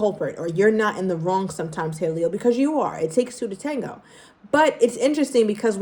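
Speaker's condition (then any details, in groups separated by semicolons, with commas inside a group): No condition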